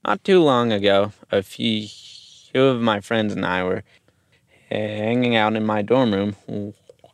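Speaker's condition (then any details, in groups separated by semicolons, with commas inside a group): Stuttering; lifelong stutter, learned to handle stuttering after contacting national stuttering association; stutters even when moderately relaxed, recording partly edited to remove stutters, then editing turned off; pauses, repeats, blocks at start of phone calls, nothing comes out, fear worsens stuttering, voluntary stuttering relieves tension; prolonged sounds, blocks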